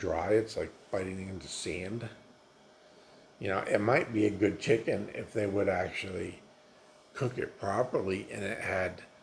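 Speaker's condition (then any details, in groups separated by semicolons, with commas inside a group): Multiple sclerosis; affects legs; dry mouth, dry food hard to swallow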